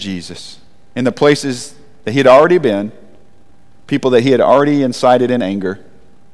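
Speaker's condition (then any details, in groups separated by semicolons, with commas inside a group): No condition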